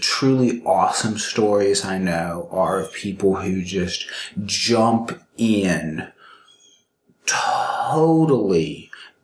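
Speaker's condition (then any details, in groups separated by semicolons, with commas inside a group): Stuttering; severe stuttering, therapy at Purdue speech clinic started 12 years ago, four Toastmasters clubs; still stutters terribly severely; prolonged sounds, blocks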